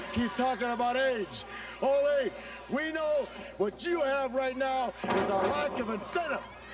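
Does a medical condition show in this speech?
No.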